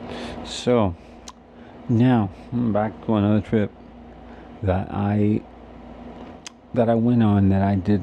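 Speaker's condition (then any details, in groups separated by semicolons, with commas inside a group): Cerebral palsy; brain injury, wheelchair user; difficulty eating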